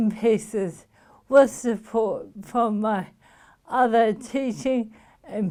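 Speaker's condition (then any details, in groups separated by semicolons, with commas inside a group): Motor neuron disease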